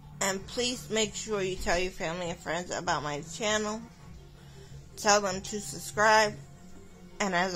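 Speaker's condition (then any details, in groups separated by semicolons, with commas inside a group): Cerebral palsy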